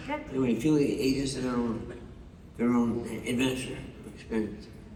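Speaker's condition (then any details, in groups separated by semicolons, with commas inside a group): Parkinson's; loses train of thought mid-sentence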